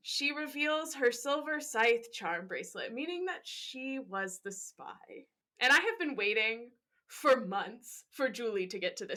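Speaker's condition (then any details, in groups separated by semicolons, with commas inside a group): No condition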